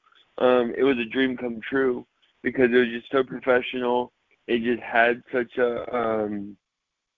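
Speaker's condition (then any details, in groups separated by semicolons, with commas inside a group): Cerebral palsy, mild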